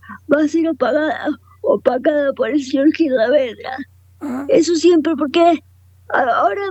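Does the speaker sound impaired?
Yes: cerebral palsy; motor disability, described as quadriparalysis, wheelchair user, phone on mounted holder; speech affected along with mobility, confirmed by speaker.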